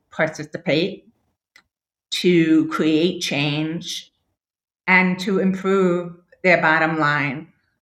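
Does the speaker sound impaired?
Yes: deafness; congenital moderate-severe hearing loss, Esteem implant plus cochlear implant.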